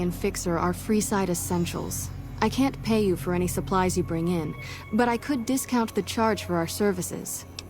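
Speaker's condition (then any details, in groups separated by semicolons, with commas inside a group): No condition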